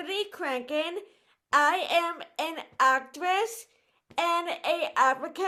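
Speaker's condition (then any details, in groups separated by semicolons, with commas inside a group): Cerebral palsy; voice affected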